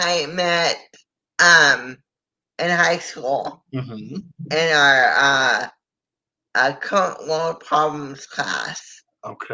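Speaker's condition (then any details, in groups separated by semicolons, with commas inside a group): Cerebral palsy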